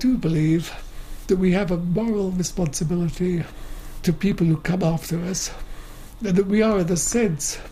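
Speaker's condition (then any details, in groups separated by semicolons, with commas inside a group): Motor neuron disease; still able to speak, lack of breath, swallowing easily goes the wrong way, phlegm in throat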